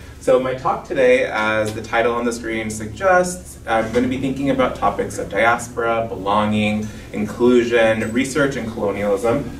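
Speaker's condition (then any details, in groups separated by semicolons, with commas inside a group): No condition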